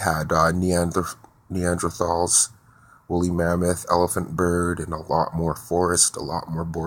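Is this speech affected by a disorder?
No.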